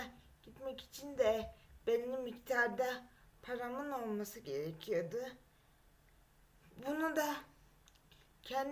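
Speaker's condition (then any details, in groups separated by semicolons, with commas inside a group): Cerebral palsy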